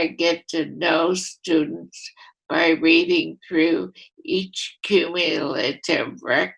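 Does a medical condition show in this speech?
Yes: primary lateral sclerosis; voice affected.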